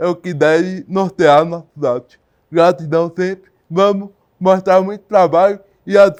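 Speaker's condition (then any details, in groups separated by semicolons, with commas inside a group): Cerebral palsy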